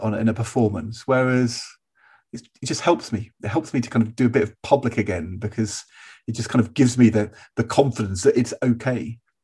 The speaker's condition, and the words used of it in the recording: Stuttering. It wasn't a stammer where you c- c- couldn't get your words out. It was what was called a block.